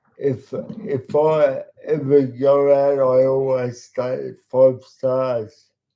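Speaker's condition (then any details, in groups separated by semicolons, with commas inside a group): Cerebral palsy; talks slowly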